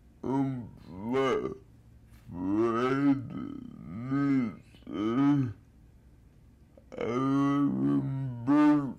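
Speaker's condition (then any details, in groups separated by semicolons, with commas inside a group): Cerebral palsy; motorized wheelchair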